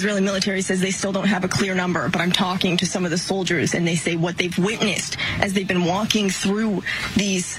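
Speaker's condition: No condition

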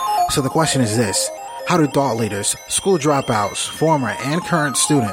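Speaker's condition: No condition

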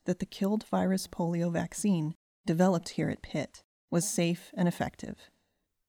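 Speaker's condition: No condition

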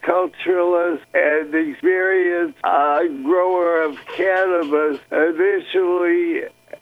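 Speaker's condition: Parkinson's disease; reduced neurotransmitters, possibly genetic and Akron Ohio tire factory water pollution; uses cannabis products with THC and CBD since diagnosis, after Dr. Meshulam's work in Israel; slow or halting, sounds as before to own ear on playback

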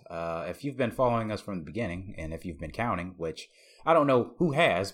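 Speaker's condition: No condition

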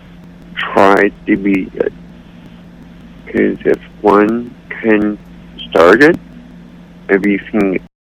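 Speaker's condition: Cerebral palsy; accepts own voice

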